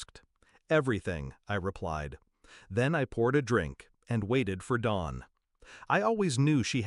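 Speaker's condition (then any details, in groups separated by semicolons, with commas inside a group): No condition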